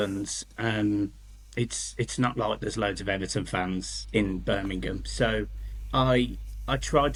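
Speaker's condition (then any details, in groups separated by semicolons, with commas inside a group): No condition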